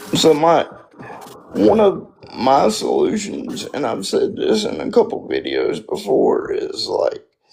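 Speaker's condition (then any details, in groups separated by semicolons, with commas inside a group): Spastic quadriplegic cerebral palsy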